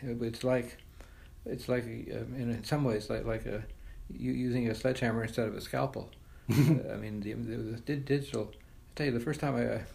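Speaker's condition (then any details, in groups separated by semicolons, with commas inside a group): Parkinson's disease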